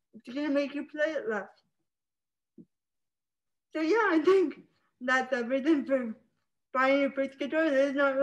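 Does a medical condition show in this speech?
Yes: spastic cerebral palsy.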